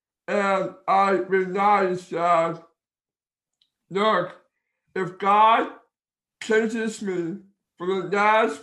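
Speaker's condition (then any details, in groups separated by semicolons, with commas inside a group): Down syndrome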